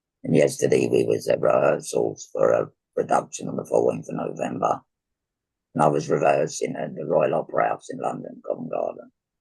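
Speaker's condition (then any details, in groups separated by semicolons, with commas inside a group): Laryngectomy for laryngeal cancer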